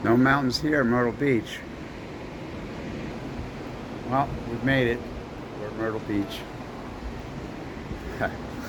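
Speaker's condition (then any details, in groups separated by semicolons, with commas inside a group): No condition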